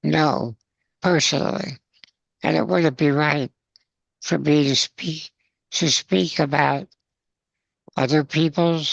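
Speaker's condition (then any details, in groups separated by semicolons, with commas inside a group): Spinal muscular atrophy, congenital; progressive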